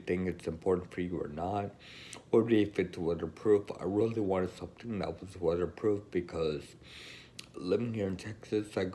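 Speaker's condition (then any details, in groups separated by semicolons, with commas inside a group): Friedreich's ataxia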